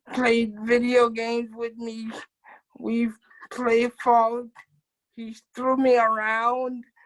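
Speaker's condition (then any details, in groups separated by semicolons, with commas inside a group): Cerebral palsy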